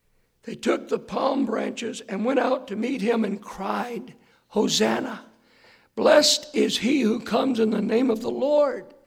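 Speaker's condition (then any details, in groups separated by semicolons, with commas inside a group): Hoarseness after vocal cord surgery; earlier doctor attributed voice problem to aging, sought second opinion; hard for listeners to hear, not smooth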